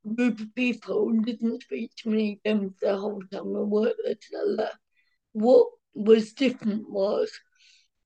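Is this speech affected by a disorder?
Yes: cerebral palsy; from birth, brain oxygen starvation, suction delivery, born medically dead, revived, slight form, mild walking wobble; speech affected a little, daily speech therapy and physiotherapy at special needs school from age 2.5.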